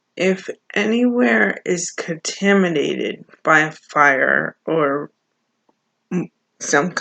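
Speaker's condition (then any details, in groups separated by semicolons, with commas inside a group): Cerebral palsy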